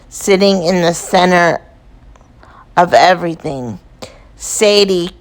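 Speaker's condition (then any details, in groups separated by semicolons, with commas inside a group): Cerebral palsy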